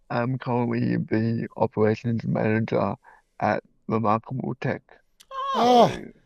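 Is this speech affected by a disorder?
Yes: cerebral palsy.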